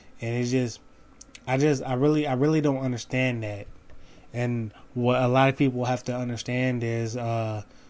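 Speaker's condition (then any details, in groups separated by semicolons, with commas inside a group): No condition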